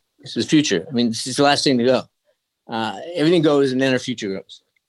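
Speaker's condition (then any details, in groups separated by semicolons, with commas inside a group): Early-onset Parkinson's disease; progressive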